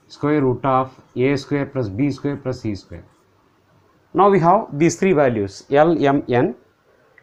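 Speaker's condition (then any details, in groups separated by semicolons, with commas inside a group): No condition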